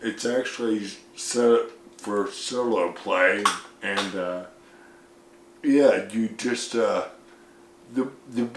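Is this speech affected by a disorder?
Yes: Friedreich's ataxia.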